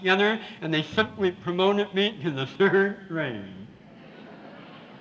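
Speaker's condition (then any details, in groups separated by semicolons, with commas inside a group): Severe cleft palate with lisp; congenital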